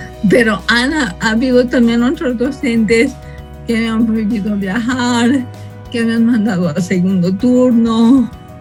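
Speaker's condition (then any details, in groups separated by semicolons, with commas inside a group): Cerebral palsy from birth; from birth, lack of oxygen, affects motor, language, posture; speech and language affected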